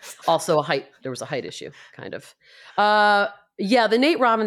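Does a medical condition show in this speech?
No.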